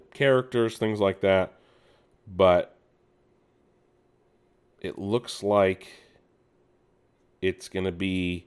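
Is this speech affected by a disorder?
No.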